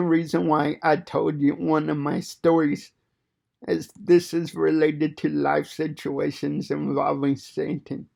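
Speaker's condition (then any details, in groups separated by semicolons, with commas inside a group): Cerebral palsy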